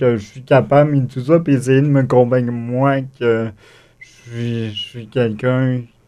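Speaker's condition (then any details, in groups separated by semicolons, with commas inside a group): Cerebral palsy; acquired, wheelchair user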